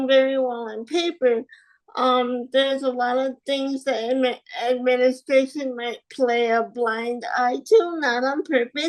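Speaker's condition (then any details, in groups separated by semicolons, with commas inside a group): Spastic quadriplegic cerebral palsy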